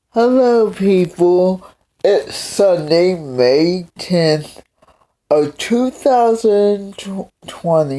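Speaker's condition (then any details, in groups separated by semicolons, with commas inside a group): Cerebral palsy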